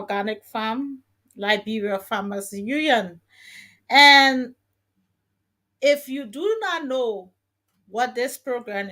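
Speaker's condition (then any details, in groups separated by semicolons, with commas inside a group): No condition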